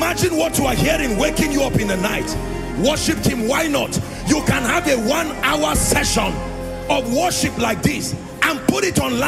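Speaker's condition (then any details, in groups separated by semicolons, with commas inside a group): No condition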